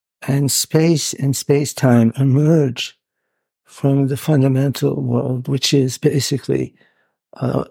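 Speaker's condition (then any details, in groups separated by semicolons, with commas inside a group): Parkinson's; now openly displayed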